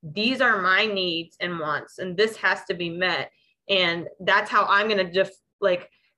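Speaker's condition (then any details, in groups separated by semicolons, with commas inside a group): No condition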